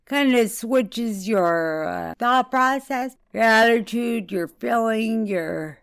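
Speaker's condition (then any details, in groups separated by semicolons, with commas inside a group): Multiple sclerosis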